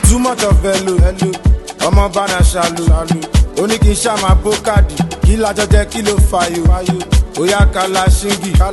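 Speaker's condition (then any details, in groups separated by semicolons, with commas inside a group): No condition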